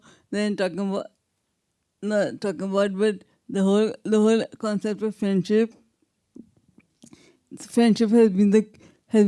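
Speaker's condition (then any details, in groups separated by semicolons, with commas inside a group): Traumatic brain injury, severe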